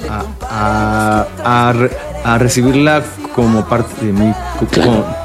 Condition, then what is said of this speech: Stuttering. Estoy a nada de empezar a terminar tus frases.